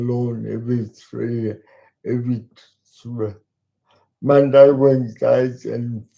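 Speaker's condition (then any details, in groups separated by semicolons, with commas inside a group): Cerebral palsy; talks slowly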